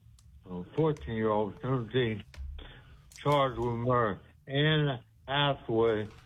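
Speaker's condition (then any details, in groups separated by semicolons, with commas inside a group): Speech impediment; usually hard for listeners to understand; calling in to radio show by phone; unusually intelligible on this call, host understood every word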